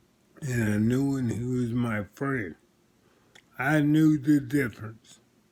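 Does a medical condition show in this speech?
Yes: multiple sclerosis.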